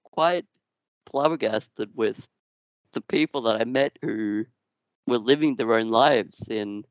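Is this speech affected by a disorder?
Yes: Duchenne muscular dystrophy; progressive.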